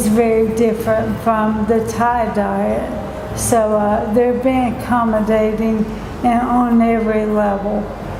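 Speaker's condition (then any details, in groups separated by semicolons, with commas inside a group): ALS; bulbar onset, mouth and speech; diagnosed six weeks ago, very early, riluzole, stem cell IV; very difficult swallowing and chewing, less choking, less slurring recently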